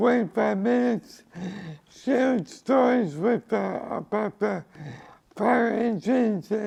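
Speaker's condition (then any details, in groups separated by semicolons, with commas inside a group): Cerebral palsy; from birth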